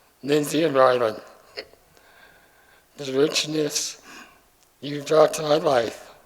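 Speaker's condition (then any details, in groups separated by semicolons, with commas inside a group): ALS; affects vocal cords, slowly losing ability to communicate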